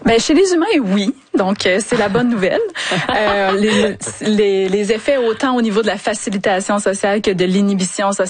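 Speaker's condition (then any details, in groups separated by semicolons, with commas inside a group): No condition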